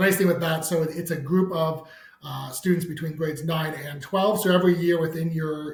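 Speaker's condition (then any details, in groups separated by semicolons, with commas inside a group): No condition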